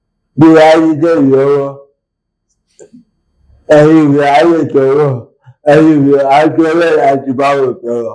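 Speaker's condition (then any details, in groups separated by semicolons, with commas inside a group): Cerebral palsy; from birth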